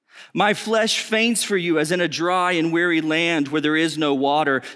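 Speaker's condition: No condition

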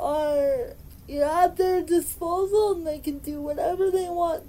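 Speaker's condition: Spastic cerebral palsy; uses cannabis for spasticity and pain, spasticity causes pain

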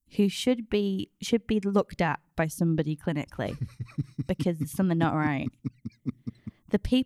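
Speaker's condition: No condition

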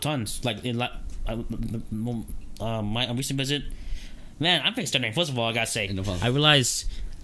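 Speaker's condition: Stuttering; since childhood, learned to cope over time; still stutters in conversation and when people comment, worse after break from school; talks slowly, blocks on first sound, face, eyes, mouth and tongue freeze, fluent when cursing; prolonged sounds

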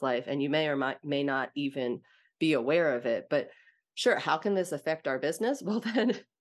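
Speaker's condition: No condition

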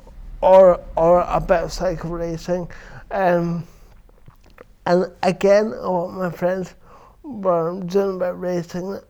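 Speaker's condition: Cerebral palsy; from birth; affects verbal speech

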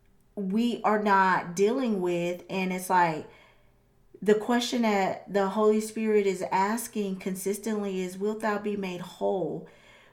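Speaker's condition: No condition

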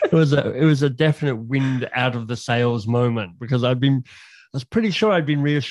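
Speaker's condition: Cleft lip and palate; palate open to nose

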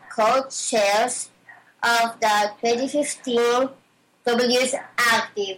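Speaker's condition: Down syndrome; regular speech therapy since before Special Olympics, reading practices, speaking and MC invitations to build confidence; some speech difficulties due to the condition

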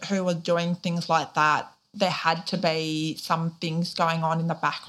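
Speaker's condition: Deafness, profound; born deaf

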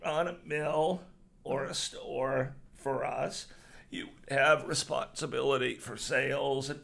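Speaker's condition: Voice disorder; acquired voice disorder

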